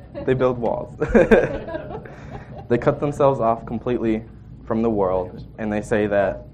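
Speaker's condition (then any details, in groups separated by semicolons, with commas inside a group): No condition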